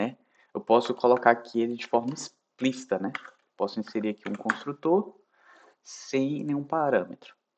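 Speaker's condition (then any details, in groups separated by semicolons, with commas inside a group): No condition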